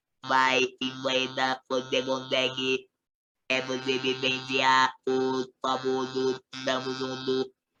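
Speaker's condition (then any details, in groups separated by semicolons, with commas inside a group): Total laryngectomy, electrolarynx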